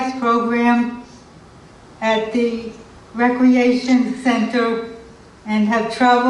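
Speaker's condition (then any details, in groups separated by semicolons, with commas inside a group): Cerebral palsy; limits some physical abilities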